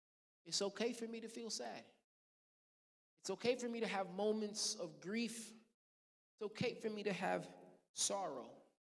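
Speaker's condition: No condition

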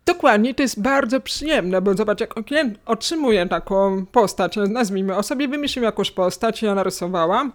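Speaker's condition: Hearing loss, cochlear implant, acquired; relearned listening to English

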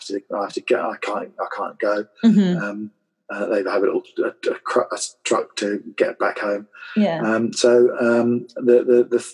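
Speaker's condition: Aphasia and apraxia after stroke; aphasia and apraxia from stroke at age 50, one-sided arm and leg weakness; trouble getting words out, intelligence intact, early on only yes, no and swear words

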